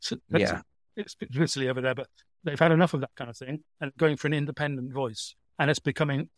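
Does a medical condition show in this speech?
Yes: stammer; lifelong stammer; milder stammer than about six years ago; much heavier stammer about six years ago during trial, barrister advised not speaking in court; here repeated sounds, prolonged sounds.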